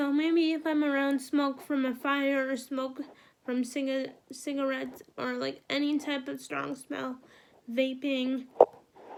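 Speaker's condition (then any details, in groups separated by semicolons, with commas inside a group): Cerebral palsy; wheelchair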